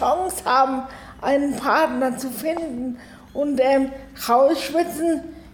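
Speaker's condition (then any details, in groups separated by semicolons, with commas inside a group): Cerebral palsy, spastic, arms and legs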